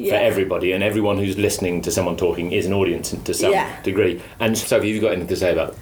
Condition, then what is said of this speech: No condition.